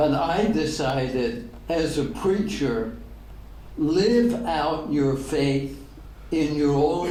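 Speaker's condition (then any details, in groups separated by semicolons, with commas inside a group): ALS; degenerative; diagnosed ten years ago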